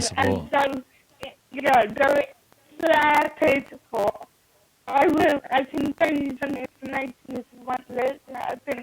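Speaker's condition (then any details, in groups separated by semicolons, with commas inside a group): Cerebral palsy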